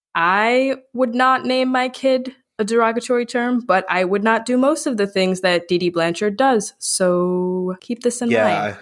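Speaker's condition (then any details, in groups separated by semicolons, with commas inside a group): No condition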